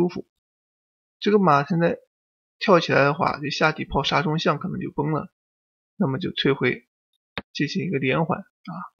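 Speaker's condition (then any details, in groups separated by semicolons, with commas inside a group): No condition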